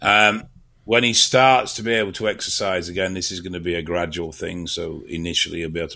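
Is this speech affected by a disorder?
No.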